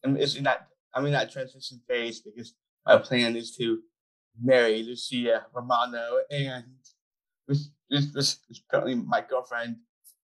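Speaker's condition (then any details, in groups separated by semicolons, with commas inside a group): Down syndrome; called very articulate by host, gave TEDx talk, runs public speaking business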